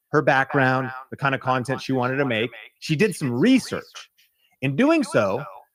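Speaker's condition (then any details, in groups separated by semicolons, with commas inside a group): No condition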